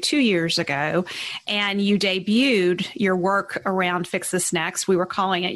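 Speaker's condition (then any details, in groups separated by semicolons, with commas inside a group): No condition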